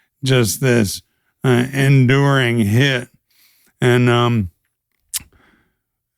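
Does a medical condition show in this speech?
Yes: ALS.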